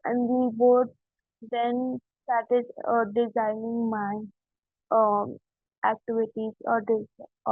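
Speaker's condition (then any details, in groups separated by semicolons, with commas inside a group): Cerebral palsy; since childhood, childhood therapy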